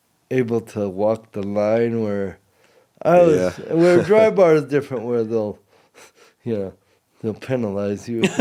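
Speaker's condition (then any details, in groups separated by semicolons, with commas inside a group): Cerebral palsy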